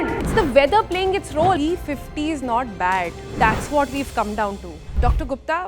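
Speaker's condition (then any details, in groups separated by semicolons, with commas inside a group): No condition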